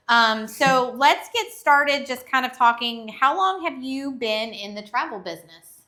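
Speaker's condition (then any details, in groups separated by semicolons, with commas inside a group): No condition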